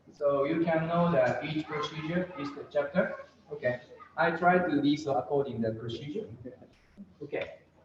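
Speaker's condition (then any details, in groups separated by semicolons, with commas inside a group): No condition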